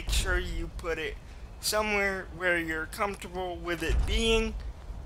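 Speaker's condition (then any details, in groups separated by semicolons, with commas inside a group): Cerebral palsy, mild; speech sometimes affected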